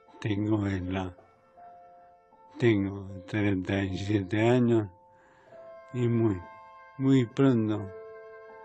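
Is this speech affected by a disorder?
Yes: ALS; late stage, near death.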